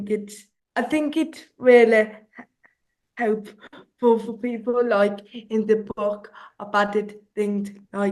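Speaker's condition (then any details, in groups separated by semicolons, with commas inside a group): Cerebral palsy; some speech delay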